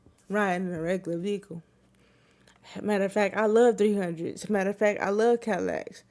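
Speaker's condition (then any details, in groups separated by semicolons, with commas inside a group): Cerebral palsy; wheelchair user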